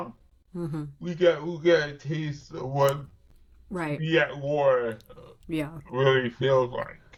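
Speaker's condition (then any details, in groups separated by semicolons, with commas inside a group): Cerebral palsy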